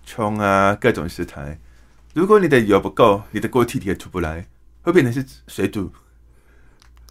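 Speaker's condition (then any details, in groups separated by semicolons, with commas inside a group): Hearing impairment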